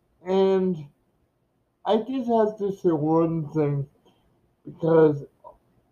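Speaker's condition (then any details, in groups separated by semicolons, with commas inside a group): Cerebral palsy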